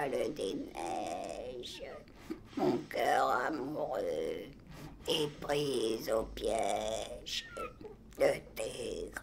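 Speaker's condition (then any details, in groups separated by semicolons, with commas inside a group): Total laryngectomy; larynx removed, breathes through tracheostoma; vocal cord voice lost, swallowing kept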